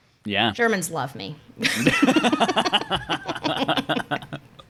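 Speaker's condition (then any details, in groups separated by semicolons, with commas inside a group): No condition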